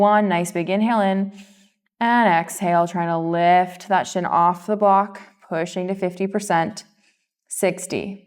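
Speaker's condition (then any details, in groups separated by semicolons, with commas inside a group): No condition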